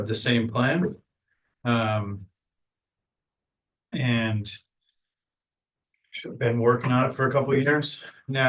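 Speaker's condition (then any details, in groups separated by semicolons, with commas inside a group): No condition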